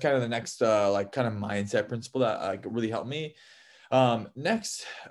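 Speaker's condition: No condition

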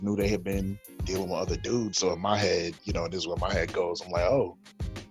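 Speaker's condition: No condition

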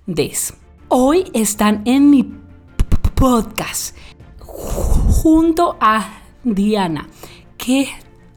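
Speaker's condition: Stuttering; since childhood, hidden in school by staying silent, emo phase as mask for frustration; speaks openly in public as a person who stutters, hosts podcast; prolonged sounds, blocks

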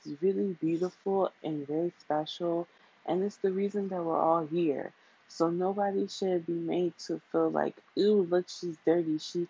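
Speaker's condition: No condition

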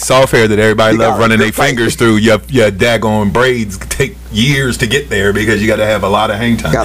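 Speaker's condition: No condition

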